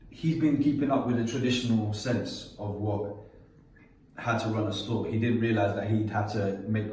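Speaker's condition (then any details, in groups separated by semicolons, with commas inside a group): No condition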